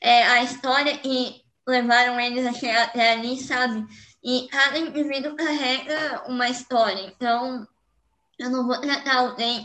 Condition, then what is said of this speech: Cleft palate. E claro que a minha voz ainda tem muito para melhorar, mas eu vejo que se não fosse a